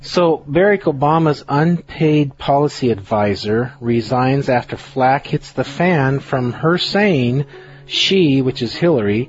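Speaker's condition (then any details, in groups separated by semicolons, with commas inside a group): No condition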